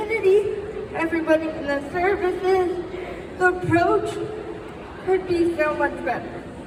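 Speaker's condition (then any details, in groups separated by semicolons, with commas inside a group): Quadriplegic spastic cerebral palsy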